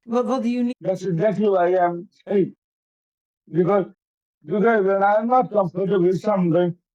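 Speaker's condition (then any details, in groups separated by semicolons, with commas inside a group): Cerebral palsy; affects coordination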